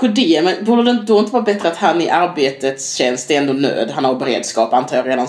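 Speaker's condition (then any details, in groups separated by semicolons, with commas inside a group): No condition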